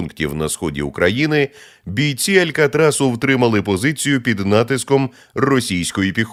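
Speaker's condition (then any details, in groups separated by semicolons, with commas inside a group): No condition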